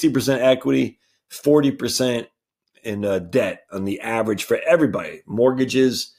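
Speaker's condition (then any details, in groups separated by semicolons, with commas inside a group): No condition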